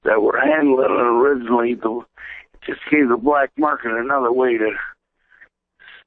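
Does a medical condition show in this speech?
Yes: cerebral palsy; present since birth.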